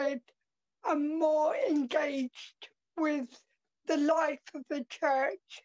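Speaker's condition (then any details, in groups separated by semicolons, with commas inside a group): Cerebral palsy; from birth, crutches, wheelchair, scooter, surgery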